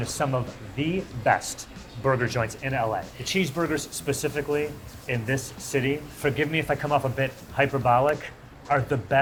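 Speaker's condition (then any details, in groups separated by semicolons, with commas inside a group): No condition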